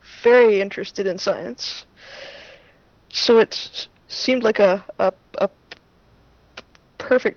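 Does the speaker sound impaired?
Yes: stuttering; familial stuttering, oldest and youngest maternal uncles stutter, possibly a great uncle, very little therapy around age six; stutter noticeable to listeners, self-revealing; here repeated sounds, blocks.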